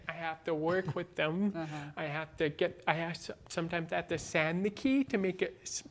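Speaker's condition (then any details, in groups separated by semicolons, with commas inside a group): Born deaf, cochlear implant, congenital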